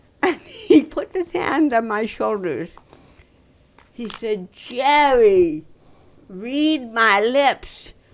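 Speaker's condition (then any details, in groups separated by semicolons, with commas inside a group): Cerebral palsy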